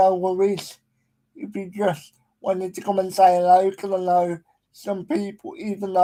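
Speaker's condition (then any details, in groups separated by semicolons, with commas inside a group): Cerebral palsy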